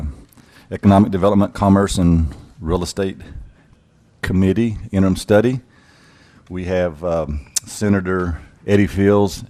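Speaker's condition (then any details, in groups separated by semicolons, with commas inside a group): No condition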